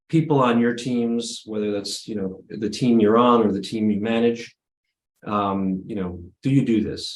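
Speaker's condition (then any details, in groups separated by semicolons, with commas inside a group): No condition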